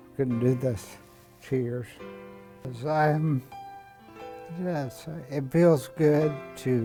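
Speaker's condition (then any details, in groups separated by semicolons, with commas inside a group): ALS; over two years since diagnosis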